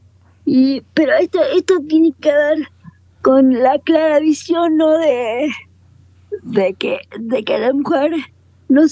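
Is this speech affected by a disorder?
Yes: cerebral palsy, quadriparesis; speech affected along with mobility, confirmed by speaker.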